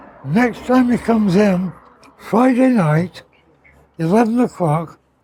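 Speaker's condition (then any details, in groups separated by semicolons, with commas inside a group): Partial glossectomy for tongue cancer; left tongue removed, reconstructed, 17.5-hour surgery, 6 weeks radiation; about 13 years after surgery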